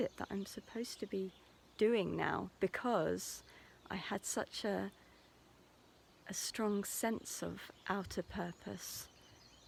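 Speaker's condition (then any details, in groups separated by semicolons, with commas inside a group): No condition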